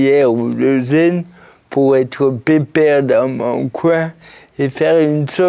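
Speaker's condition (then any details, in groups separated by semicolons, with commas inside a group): Cerebral palsy; since birth, birth injury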